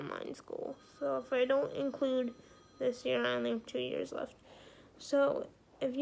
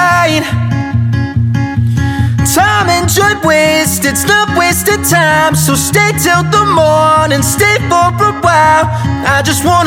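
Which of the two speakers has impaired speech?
The first: cerebral palsy; spastic quadriplegic, all four limbs, arms less affected, back rod surgery; sometimes stutters, forgets words, used breathing device.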